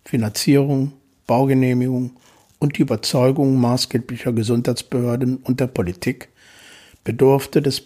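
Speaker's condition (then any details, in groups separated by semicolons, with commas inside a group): No condition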